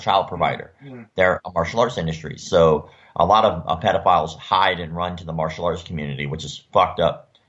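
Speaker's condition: Cleft lip and palate; facial scars from surgeries

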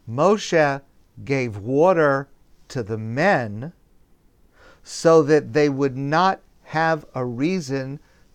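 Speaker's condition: No condition

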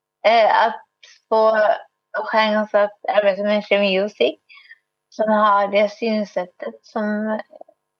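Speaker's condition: Cerebral palsy; wheelchair user, spastic body, left arm especially uncontrollable

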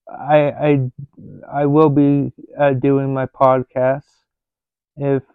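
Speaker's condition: Stutter; speaks slowly; repeated words, prolonged sounds

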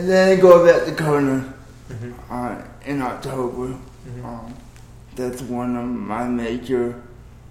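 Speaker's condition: Cerebral palsy

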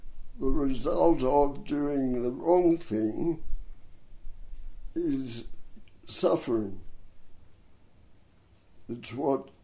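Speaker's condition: Dystonia and cerebral palsy; hard-to-diagnose

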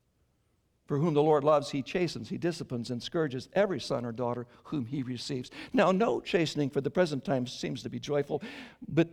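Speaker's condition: No condition

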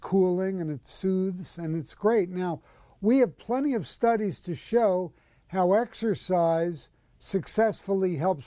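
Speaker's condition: No condition

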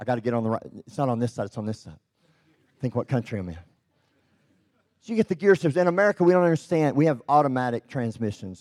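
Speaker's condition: Cleft lip and palate; congenital

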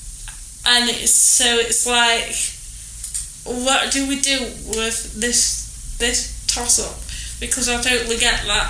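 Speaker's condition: Cerebral palsy; walk or sit independently

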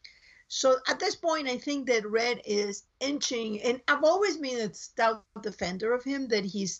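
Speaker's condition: No condition

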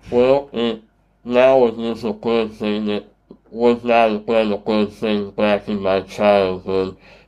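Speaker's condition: Treacher Collins syndrome; adult, wears hearing aid, tracheostomy scar, does public speaking

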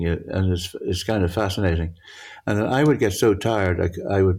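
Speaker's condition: Parkinson's; difficulty judging near and far

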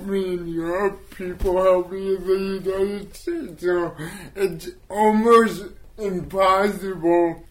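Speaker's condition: Cerebral palsy; can walk but uses wheelchair most of the time; has to work much harder to get words out, chose no voiceover

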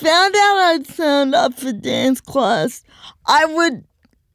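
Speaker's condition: Cerebral palsy; full-time wheelchair user

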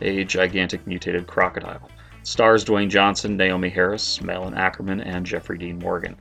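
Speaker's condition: No condition

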